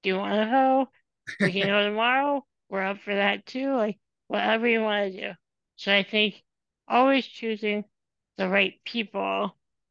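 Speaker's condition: Spinal muscular atrophy; genetic

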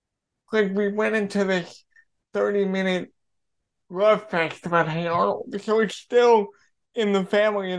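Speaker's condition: Cerebral palsy; wheelchair user

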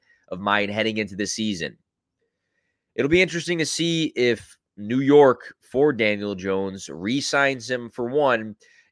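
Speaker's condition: No condition

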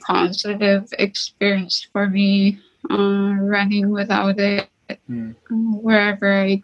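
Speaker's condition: Tracheostomy; makes running very difficult

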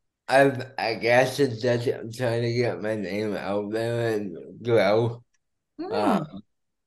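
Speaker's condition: Cerebral palsy; physical therapy when younger

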